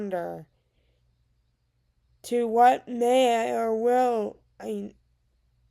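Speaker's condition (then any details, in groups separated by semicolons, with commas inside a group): Cerebral palsy; diagnosed around age 2 or 3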